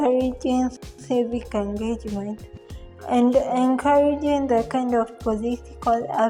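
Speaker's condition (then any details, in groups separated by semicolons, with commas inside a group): Cerebral palsy; from birth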